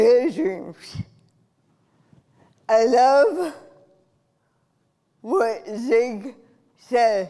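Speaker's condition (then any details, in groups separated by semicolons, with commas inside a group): Cerebral palsy; from birth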